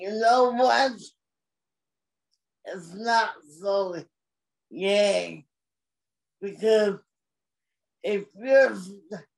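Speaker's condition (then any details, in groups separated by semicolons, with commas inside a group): Cerebral palsy; uses motorized wheelchair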